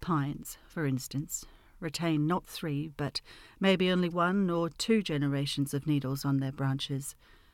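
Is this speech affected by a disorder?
No.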